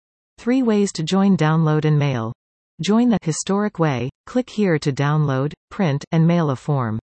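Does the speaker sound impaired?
No.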